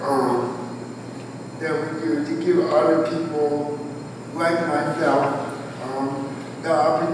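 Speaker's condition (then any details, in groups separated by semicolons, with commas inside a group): Cerebral palsy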